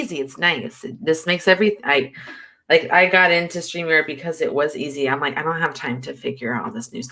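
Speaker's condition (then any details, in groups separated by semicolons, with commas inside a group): No condition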